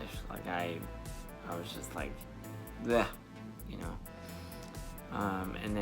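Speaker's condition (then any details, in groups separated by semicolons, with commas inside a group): Spastic diplegia cerebral palsy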